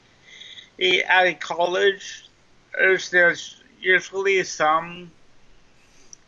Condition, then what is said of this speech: Cerebral palsy. It's because of the speech impediment.